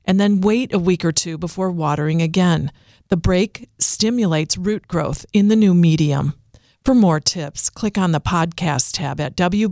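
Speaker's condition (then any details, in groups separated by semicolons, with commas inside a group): No condition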